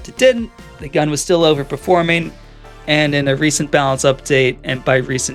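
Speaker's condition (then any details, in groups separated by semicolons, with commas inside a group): No condition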